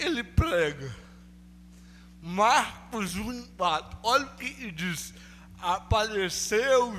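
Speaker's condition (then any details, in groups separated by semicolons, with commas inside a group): Cerebral palsy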